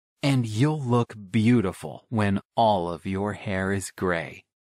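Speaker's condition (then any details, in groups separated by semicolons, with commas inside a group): No condition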